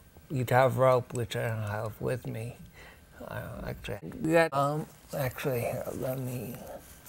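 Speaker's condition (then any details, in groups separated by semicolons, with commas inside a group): Ataxia; rare, progressive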